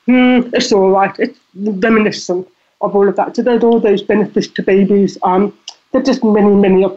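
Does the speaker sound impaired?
Yes: deafness; deafness audible in voice.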